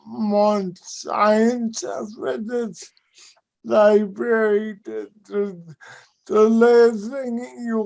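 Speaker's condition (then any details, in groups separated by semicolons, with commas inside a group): Cerebral palsy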